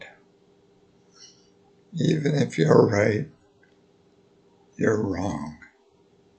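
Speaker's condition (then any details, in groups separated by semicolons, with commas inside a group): Multiple sclerosis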